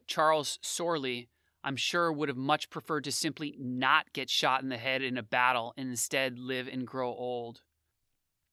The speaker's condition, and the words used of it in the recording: None; typical speech.